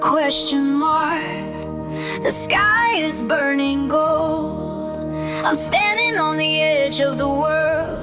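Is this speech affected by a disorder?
No.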